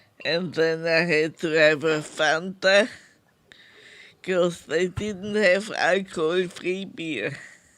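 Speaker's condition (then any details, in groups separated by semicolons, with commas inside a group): Multiple sclerosis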